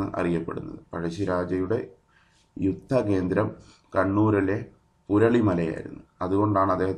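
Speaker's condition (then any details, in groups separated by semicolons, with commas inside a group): No condition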